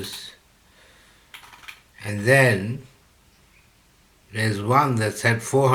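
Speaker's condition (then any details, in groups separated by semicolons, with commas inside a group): Slurred speech from poisoning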